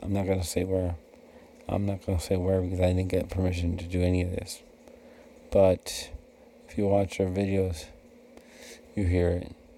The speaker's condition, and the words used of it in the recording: Cerebral palsy. Not only OT, but also, I never had to have this, but speech therapy.